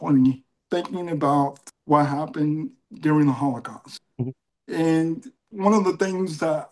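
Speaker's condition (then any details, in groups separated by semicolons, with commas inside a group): Cerebral palsy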